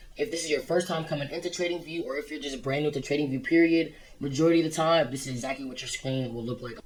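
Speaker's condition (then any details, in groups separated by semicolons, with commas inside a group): No condition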